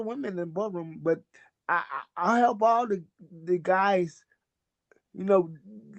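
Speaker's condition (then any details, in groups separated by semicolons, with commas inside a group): Cerebral palsy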